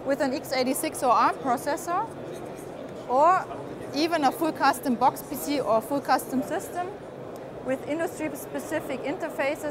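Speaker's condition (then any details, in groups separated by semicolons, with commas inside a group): No condition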